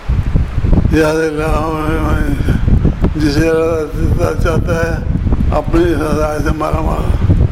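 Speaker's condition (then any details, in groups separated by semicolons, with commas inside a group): Difficulty speaking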